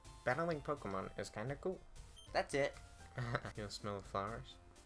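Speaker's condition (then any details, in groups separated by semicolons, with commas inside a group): No condition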